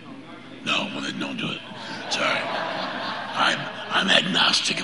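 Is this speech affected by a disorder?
Yes: laryngeal cancer; vocal cord cancer, prior chemo and radiation, 35 treatments over about seven weeks; deep raspy 'Batman voice', much weaker than before, prosthesis speech planned after laryngectomy.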